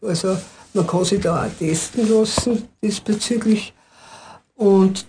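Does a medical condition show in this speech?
Yes: Parkinson's disease; diagnosed at age 45, brain tumour then multiple sclerosis first suspected; ten years since onset.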